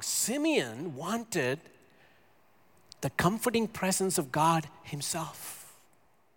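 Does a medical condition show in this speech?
No.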